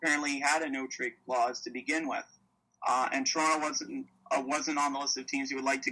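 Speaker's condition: No condition

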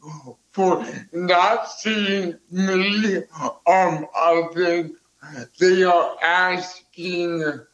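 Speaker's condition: Cerebral palsy

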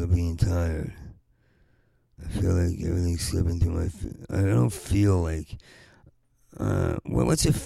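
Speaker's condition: Parkinson's; short on sleep

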